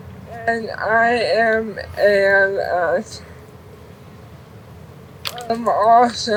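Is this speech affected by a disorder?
Yes: ALS; tracheostomy; nine years since onset; words read aloud by another speaker.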